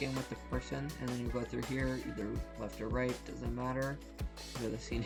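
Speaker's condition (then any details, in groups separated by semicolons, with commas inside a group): No condition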